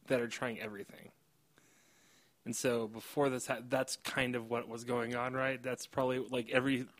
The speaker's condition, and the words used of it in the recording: None; typical speech.